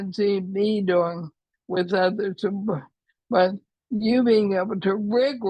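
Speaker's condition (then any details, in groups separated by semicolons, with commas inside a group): ALS; affects hands and voice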